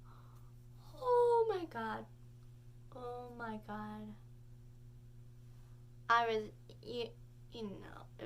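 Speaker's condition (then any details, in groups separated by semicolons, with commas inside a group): Cerebral palsy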